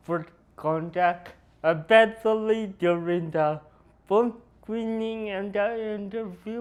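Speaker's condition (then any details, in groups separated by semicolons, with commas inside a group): Cerebral palsy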